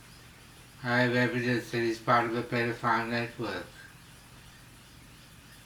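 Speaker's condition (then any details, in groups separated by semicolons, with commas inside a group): Slurred speech from poisoning; hypersalivation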